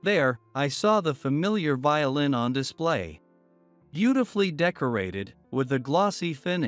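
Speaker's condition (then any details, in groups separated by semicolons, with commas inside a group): No condition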